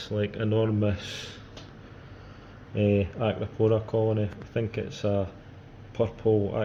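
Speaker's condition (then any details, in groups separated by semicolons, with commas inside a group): No condition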